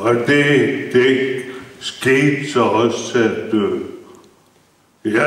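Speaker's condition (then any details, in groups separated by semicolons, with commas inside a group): Brain injury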